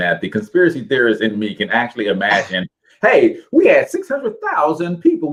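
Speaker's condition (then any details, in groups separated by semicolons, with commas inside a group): No condition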